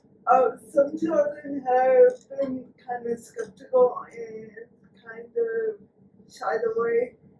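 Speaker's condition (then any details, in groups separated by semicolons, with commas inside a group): Cerebral palsy; from birth, brain bleed at birth, cannot walk; needs help with personal care; can speak, sometimes types to be understood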